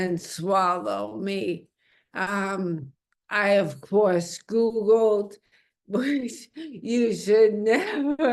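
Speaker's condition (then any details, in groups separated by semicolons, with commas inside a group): Amyotrophic lateral sclerosis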